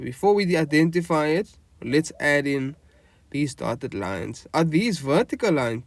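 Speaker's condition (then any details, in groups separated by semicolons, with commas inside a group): No condition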